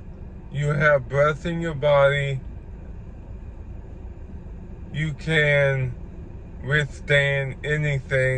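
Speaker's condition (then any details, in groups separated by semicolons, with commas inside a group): Ataxic cerebral palsy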